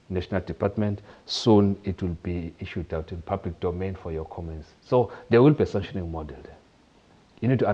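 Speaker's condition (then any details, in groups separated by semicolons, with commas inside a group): No condition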